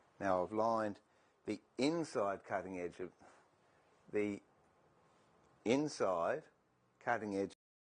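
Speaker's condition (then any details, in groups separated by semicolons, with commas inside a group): No condition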